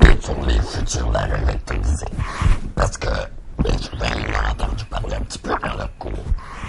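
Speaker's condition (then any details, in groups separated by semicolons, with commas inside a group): Laryngectomy; larynx removed, breathes through neck stoma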